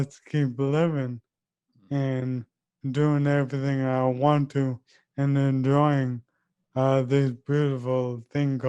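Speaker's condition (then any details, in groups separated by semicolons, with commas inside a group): ALS; leg onset, speech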